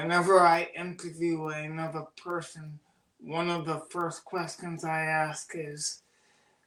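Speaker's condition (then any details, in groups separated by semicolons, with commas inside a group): Cerebral palsy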